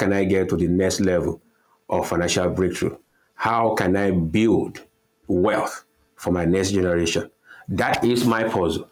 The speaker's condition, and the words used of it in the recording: None; typical speech.